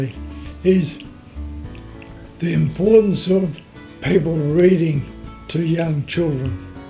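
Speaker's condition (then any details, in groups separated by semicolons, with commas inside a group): Motor neurone disease; affects voice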